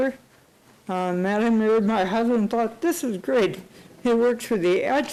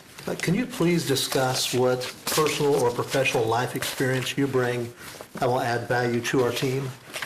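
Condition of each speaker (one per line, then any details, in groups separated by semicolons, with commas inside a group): Cerebral palsy; unable to type
No condition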